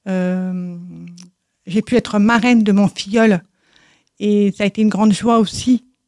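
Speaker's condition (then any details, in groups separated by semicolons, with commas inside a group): Deafness from birth; congenital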